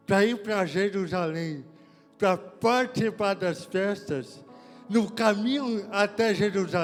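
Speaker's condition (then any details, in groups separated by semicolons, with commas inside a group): Cerebral palsy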